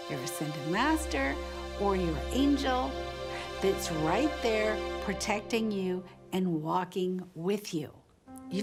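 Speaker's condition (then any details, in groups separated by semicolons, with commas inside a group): No condition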